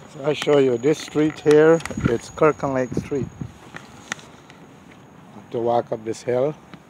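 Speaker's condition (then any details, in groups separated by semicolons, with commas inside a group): No condition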